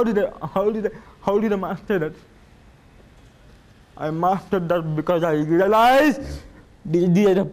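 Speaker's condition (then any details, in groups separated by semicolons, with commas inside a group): Cerebral palsy; effortful tongue control to slow speech pace, painful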